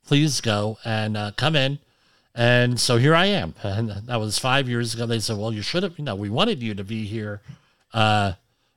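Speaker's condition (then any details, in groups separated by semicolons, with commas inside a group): Cleft lip and palate; formerly unintelligible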